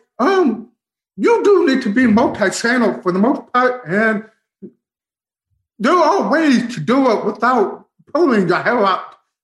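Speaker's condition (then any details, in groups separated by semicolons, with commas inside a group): Profound deafness; closed captioning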